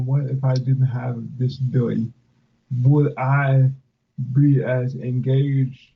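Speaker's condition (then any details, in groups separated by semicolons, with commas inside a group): Cerebral palsy; speech affected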